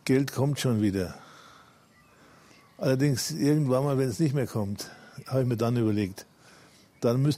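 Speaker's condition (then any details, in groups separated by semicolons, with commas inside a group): Parkinson's disease; now walks with crutches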